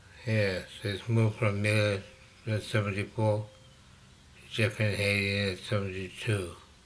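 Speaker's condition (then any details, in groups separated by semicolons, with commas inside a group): Slurred speech from poisoning; hypersalivation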